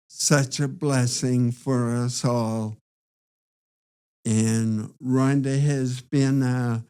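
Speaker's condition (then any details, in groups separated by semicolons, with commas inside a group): Parkinson's disease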